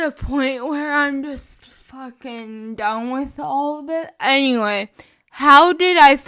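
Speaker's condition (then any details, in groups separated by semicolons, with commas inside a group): Spastic cerebral palsy, mixed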